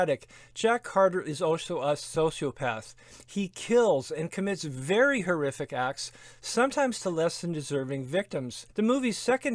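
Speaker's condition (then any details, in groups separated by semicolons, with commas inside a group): No condition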